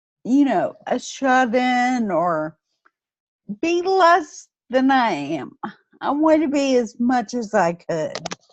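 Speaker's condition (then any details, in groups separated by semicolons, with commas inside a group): Friedreich's ataxia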